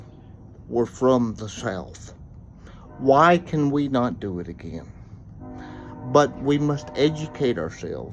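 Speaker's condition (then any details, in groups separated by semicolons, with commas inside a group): Cerebral palsy; reports speaking clearly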